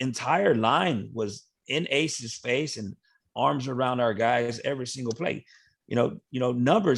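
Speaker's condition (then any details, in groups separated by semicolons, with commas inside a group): No condition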